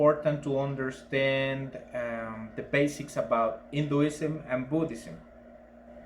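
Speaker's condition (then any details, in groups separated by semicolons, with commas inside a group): No condition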